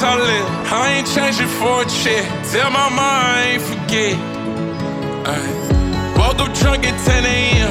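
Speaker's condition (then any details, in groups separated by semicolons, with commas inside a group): No condition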